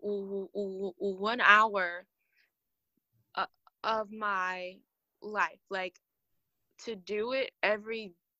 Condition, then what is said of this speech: Stuttering. Yes, I have friends who I can be myself with where I don't stutter.